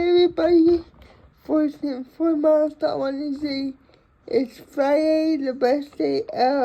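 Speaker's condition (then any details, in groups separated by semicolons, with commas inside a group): Cerebral palsy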